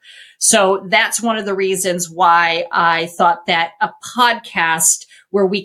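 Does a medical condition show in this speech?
No.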